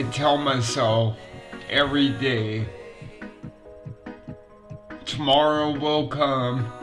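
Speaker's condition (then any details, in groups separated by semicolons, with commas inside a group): Multiple sclerosis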